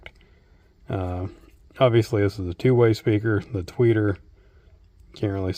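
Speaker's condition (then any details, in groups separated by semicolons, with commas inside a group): No condition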